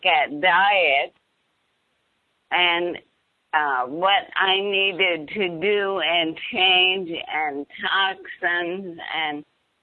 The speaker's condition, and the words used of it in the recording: ALS (motor neuron disease). I asked Larry to join us because my voice has been affected, and he can fill in the details of the early symptom.